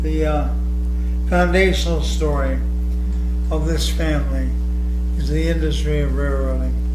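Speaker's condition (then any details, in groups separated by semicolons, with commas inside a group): ALS; low energy, near loss of all speech; short of breath while talking, needs breaks, voice softens with fatigue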